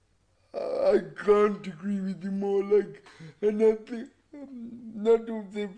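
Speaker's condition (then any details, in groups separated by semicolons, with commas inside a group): Cerebral palsy; all four limbs affected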